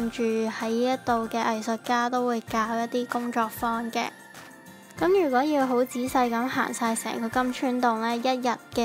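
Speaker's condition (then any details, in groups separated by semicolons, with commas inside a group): No condition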